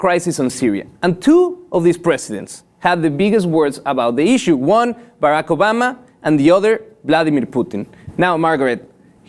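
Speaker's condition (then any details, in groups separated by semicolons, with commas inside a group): No condition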